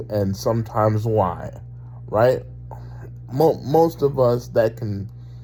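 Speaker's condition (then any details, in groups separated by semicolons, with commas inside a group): Cerebral palsy; talks very well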